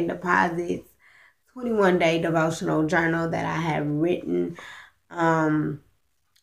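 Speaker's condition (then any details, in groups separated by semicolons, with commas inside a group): Cerebral palsy, spastic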